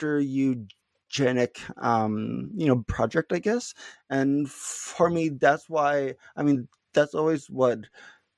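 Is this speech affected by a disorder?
Yes: stuttering; little stuttering during this recording; not stuttering much at time of recording; here blocks.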